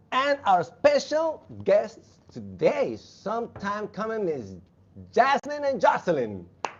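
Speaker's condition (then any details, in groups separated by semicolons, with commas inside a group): No condition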